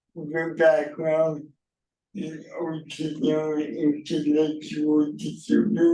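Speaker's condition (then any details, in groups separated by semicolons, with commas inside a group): Cerebral palsy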